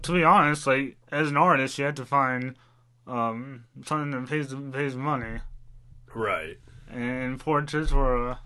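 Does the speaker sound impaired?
Yes: rapid onset dystonia-parkinsonism; neurological and muscular disorder, onset age 27 within two weeks, then stopped progressing, resembled stroke, diagnosed at Mayo Clinic; affects speech, balance and dexterity, Parkinson-like characteristics.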